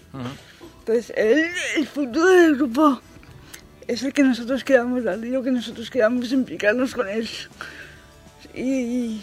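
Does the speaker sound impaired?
Yes: cerebral palsy.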